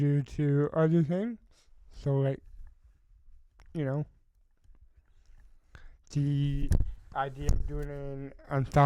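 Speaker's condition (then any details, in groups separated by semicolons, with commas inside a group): Cerebral palsy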